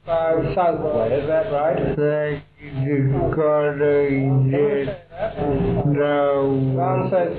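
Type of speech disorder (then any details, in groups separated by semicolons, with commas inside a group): Spastic dysarthria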